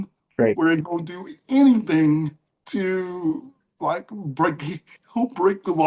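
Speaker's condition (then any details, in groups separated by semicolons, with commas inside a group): Cerebral palsy; mild case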